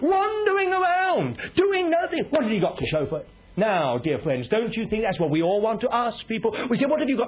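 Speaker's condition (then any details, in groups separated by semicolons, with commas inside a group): No condition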